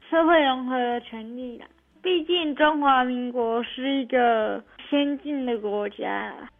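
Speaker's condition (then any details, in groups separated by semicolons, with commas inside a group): Cerebral palsy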